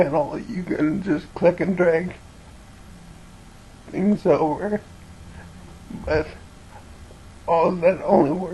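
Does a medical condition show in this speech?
Yes: cerebellar ataxia from brain tumour.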